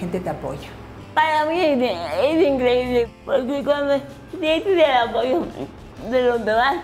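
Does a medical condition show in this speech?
Yes: cerebral palsy.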